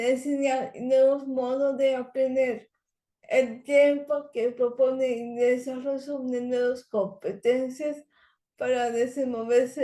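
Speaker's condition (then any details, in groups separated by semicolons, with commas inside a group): Cerebral palsy; language areas of brain affected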